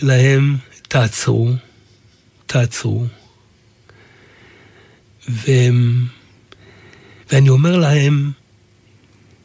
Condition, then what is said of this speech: Aphasia. אני, אני מוכרחה להגיד לך שזה הירואי בגלל הדבר הזה, שאתה בתוך ההפרעה הזאת ומתעד אותה בעודך נאבק בה.